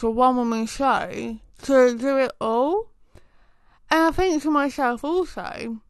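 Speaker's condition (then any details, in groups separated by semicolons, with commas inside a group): Tongue cancer; chemotherapy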